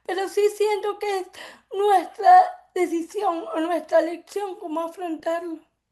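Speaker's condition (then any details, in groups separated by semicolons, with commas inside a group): Cerebral palsy; affects speech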